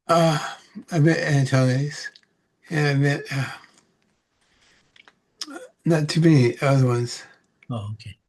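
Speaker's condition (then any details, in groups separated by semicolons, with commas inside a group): Parkinson's; about 18 years since onset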